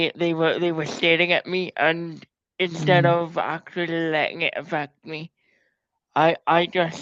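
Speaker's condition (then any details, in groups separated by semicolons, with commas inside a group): Cerebral palsy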